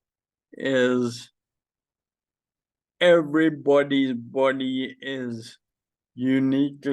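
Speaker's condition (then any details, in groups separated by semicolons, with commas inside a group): Friedreich's ataxia; spasticity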